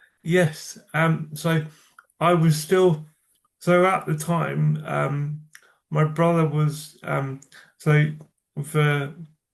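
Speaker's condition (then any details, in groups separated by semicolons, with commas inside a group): Cerebral palsy; from birth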